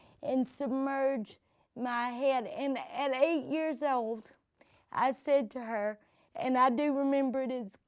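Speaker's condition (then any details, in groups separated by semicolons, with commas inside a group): Cerebral palsy; from birth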